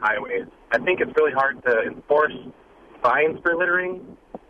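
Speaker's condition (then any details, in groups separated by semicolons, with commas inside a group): No condition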